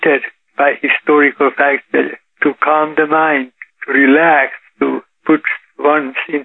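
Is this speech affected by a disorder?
Yes: Parkinson's disease; Parkinson's disease detected about 8 years ago; age 84, symptoms not detectable by others, daily yoga (teaches 2 hours, practices 1 hour), walks 3 miles.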